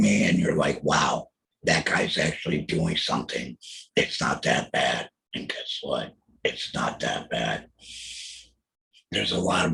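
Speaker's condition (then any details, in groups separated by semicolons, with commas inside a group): Total laryngectomy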